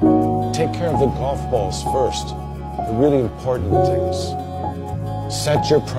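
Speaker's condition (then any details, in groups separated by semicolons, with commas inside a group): No condition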